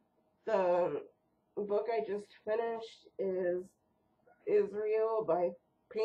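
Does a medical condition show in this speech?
Yes: cerebral palsy.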